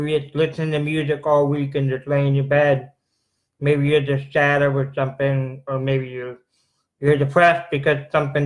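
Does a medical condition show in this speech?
Yes: cerebral palsy.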